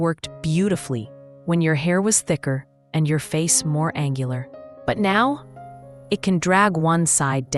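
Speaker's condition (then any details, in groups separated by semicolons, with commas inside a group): No condition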